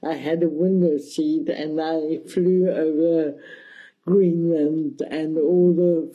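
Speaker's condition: Cerebral palsy; mild, balance slightly affected, hand control affected, walks, requests wheelchair assistance at airports; speech mildly affected

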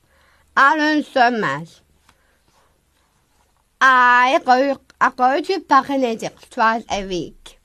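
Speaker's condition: Down syndrome; speaks a lot slower, learns and moves slower

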